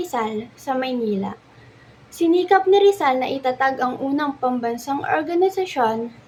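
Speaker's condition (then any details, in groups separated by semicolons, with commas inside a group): No condition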